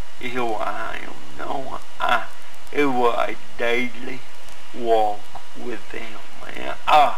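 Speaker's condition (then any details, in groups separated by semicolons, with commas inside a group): Cerebral palsy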